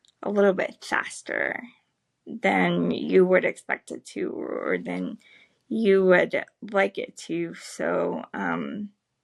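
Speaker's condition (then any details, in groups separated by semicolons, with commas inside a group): Cerebral palsy, spastic; able to speak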